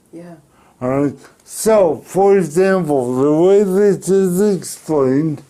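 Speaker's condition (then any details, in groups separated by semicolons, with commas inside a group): Cerebral palsy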